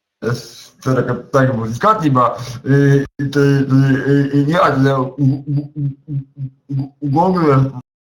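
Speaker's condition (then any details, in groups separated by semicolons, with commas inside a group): Cerebral palsy; since birth; speech not very clear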